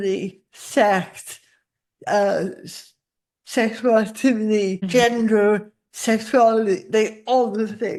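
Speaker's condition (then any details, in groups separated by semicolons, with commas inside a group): Cerebral palsy; spasticity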